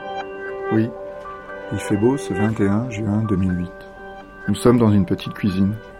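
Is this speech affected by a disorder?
No.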